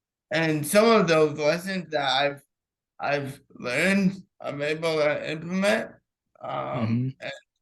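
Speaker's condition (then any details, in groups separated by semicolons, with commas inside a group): Cerebral palsy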